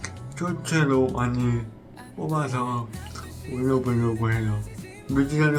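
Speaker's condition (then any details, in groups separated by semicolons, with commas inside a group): Brain lesion disability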